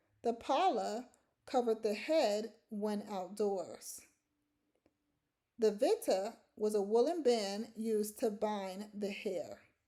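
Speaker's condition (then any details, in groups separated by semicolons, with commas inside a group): No condition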